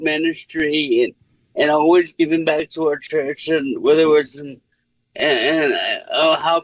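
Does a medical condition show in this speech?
Yes: cerebral palsy; since birth, uses wheelchair; speech unaffected.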